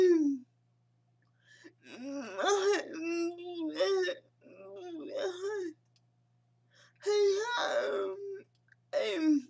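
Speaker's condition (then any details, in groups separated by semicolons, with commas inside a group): Cerebral palsy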